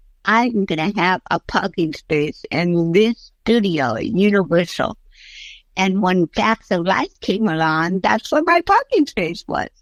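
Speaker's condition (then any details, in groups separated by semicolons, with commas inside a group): Cerebral palsy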